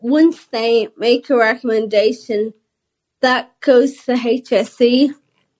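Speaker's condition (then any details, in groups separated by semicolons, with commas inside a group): Friedreich's ataxia; diagnosed at age 13, rare progressive neuromuscular condition, nerve damage and muscle weakness; not yet on omaveloxolone (Skyclarys), awaiting HSE reimbursement decision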